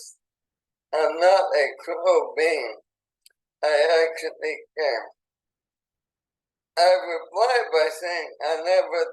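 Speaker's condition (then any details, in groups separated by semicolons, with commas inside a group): ALS; affects legs and lungs; burning in lungs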